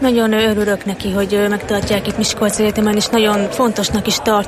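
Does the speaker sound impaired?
Yes: deafness; hearing loss, Deaflympic hurdler, deaf races started by start lights instead of sound; speaks orally in radio interview.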